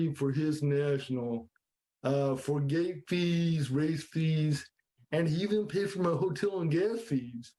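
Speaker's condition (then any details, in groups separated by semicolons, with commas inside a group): Cerebral palsy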